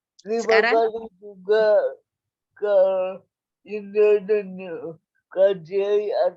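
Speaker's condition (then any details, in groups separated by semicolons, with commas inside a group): Cerebral palsy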